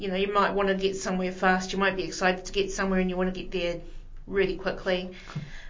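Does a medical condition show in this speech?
No.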